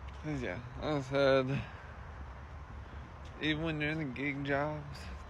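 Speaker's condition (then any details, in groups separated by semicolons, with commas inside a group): Traumatic brain injury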